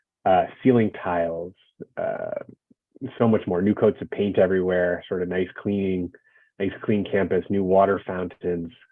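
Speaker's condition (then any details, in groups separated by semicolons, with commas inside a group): No condition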